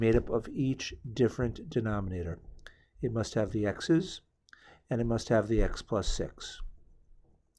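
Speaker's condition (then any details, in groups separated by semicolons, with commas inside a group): No condition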